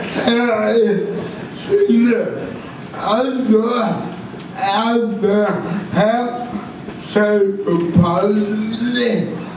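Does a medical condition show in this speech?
Yes: cerebral palsy.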